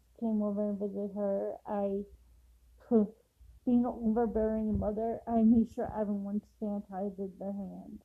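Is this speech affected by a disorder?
Yes: cerebral palsy; affects walking.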